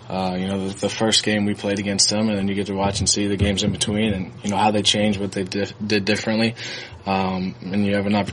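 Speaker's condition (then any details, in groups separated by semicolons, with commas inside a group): No condition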